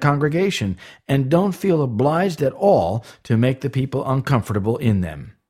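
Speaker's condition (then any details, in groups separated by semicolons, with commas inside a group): No condition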